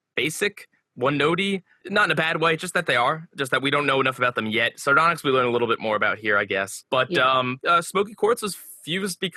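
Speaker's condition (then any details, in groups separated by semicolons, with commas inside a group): No condition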